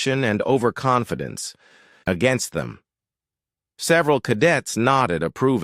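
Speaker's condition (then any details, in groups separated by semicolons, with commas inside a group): No condition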